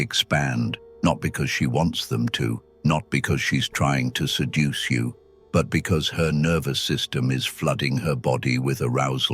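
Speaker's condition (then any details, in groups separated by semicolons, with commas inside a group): No condition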